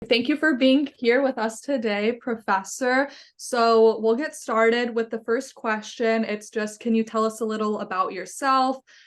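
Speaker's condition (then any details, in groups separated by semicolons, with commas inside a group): No condition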